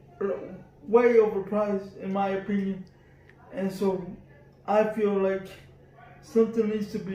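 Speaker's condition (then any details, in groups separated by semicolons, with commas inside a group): Cerebral palsy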